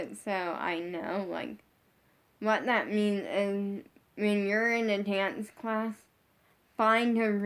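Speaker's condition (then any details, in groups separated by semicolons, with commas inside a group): Brain injury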